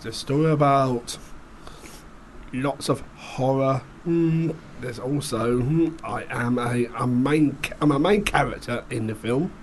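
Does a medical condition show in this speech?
Yes: Down syndrome.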